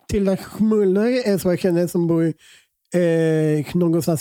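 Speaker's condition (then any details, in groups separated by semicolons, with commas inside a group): Down syndrome; present from birth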